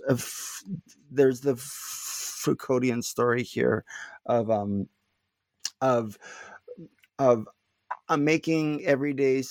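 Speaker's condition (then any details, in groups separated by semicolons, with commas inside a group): Stuttering; little stuttering currently; repeated words, prolonged sounds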